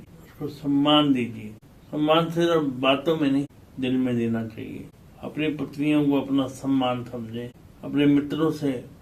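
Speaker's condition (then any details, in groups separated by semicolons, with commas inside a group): Cerebral palsy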